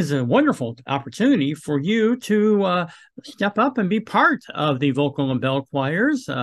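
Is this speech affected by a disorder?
No.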